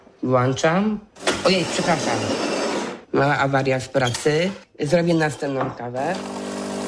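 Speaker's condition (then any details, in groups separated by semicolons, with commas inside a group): Down syndrome; intellectual disability, sometimes forgets things, errors with arithmetic and counting money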